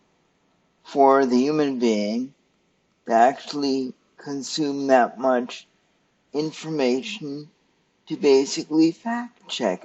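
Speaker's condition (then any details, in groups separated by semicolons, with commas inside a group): Cerebral palsy; stiff muscles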